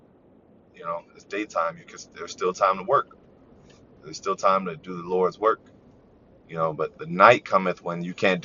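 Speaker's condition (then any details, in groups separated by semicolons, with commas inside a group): No condition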